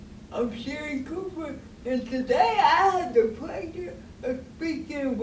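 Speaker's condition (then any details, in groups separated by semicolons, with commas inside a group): Cerebral palsy; speech impairment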